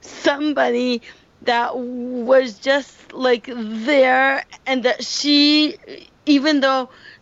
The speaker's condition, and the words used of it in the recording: Stuttering. I think that very often when I see someone of the opposite sex, I do tend to stutter a lot more.